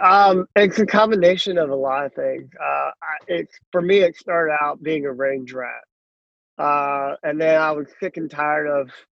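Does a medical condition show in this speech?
Yes: cleft lip and palate; congenital cleft lip and palate, possibly radiation-related, hole in mouth, could not eat, 23 surgeries, born with one arm.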